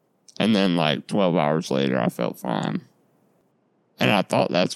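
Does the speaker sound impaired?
Yes: Duchenne muscular dystrophy; recently saw pulmonologist because breathing felt not right.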